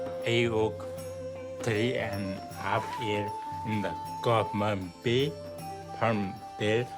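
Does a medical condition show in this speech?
Yes: traumatic brain injury.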